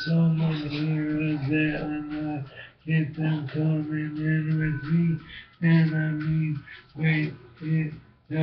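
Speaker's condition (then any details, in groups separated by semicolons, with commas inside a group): Brain injury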